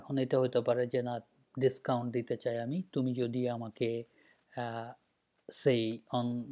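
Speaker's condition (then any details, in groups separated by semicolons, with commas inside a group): No condition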